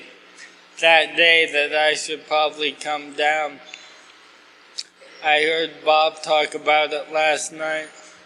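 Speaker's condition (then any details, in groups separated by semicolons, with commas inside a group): ALS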